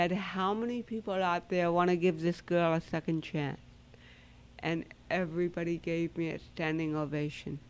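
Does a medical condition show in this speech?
Yes: cerebral palsy.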